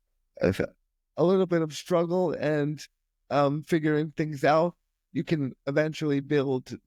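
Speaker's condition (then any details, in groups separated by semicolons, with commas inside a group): Spastic quadriplegic cerebral palsy; speech impediment from brain injury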